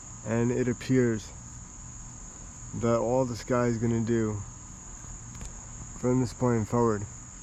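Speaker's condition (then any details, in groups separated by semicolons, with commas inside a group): Cerebral palsy, spastic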